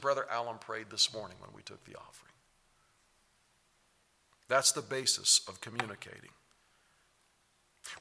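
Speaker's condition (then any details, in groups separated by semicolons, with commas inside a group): No condition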